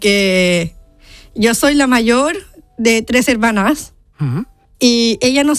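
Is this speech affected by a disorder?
Yes: Down syndrome; congenital, known from before birth; adult, age 30.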